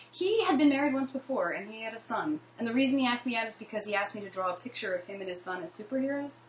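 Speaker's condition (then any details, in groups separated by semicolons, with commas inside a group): No condition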